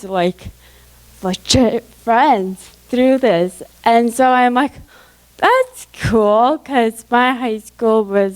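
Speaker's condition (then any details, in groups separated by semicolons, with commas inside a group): Cerebral palsy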